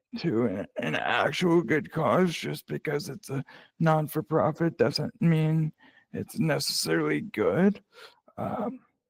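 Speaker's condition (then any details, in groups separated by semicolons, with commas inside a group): Cerebral palsy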